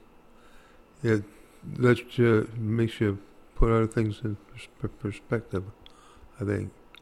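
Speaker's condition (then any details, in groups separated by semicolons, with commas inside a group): Parkinson's disease; hard time walking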